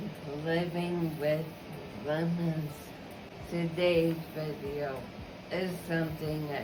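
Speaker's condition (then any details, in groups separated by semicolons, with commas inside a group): ALS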